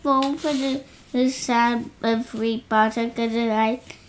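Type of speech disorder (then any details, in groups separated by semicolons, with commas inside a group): Childhood apraxia of speech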